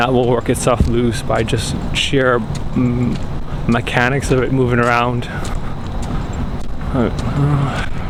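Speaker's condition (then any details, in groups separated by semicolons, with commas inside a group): No condition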